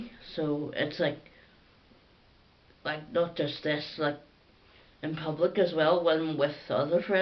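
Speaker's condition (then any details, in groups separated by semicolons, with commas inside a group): Ataxic cerebral palsy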